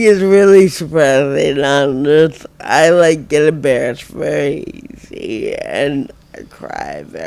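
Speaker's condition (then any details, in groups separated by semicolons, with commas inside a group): Friedreich ataxia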